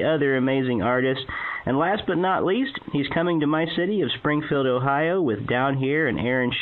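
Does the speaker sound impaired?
No.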